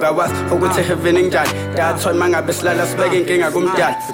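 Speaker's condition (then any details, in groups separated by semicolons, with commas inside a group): No condition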